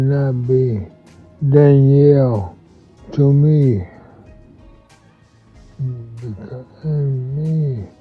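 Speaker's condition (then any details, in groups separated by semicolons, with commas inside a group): Multiple sclerosis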